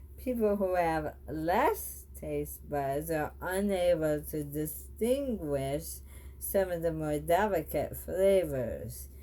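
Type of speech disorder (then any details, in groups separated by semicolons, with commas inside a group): Bulbar dysarthria; bulbar onset ALS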